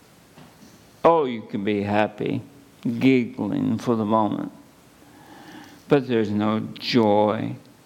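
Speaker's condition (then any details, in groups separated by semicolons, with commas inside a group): ALS; under neurologist care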